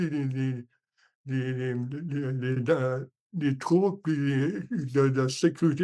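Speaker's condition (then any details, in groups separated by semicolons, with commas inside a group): Hemiparalysis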